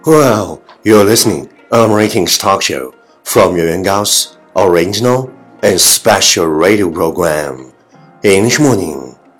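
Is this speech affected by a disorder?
No.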